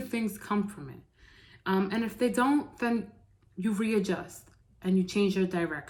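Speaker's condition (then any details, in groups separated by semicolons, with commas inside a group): No condition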